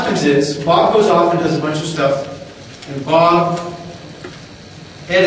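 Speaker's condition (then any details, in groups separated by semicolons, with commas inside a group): No condition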